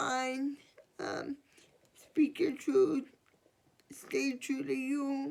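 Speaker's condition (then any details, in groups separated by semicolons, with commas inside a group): Cerebral palsy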